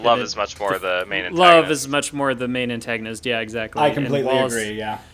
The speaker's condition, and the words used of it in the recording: No condition.